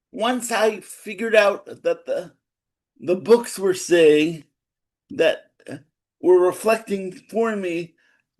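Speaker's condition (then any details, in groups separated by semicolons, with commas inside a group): Cerebral palsy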